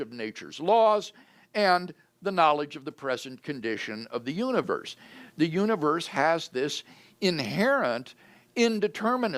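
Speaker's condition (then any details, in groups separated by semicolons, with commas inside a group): No condition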